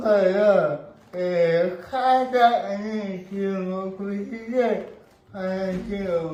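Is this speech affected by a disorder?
Yes: cerebral palsy; severe, uses a wheelchair.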